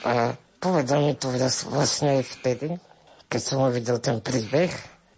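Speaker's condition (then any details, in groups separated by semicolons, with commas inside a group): Spinal muscular atrophy with tracheostomy; ventilator-assisted breathing via tracheostomy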